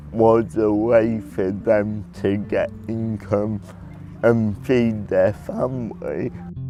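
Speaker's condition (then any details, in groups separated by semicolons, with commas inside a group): Cerebral palsy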